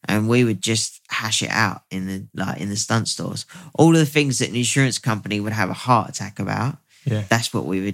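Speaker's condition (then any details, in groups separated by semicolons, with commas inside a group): No condition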